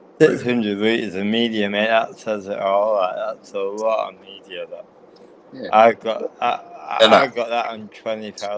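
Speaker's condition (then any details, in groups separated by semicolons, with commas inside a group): Cerebral palsy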